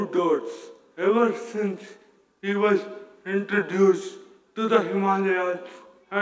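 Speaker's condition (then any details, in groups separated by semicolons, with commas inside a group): Cerebral palsy; hinders speech, sounds childlike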